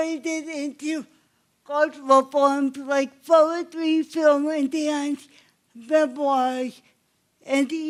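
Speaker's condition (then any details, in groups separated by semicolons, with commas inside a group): Cerebral palsy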